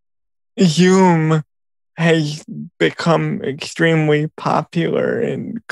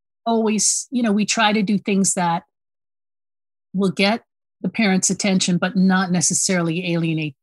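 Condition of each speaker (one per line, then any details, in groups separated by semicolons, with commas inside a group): Cerebral palsy; physical disability; voice sometimes sounds childlike
No condition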